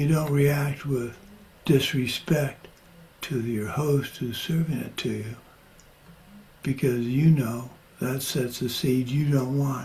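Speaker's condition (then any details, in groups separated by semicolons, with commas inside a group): Parkinson's; progressing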